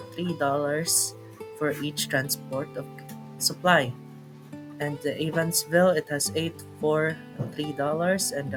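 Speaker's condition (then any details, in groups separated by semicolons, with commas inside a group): No condition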